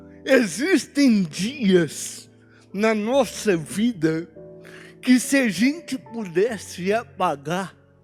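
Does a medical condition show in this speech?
Yes: cerebral palsy; no speech as child.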